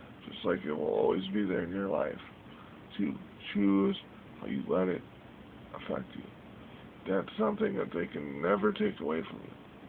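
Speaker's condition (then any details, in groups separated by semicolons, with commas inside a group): Cerebral palsy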